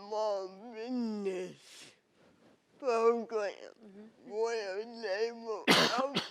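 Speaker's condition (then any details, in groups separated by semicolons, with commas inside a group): Cerebral palsy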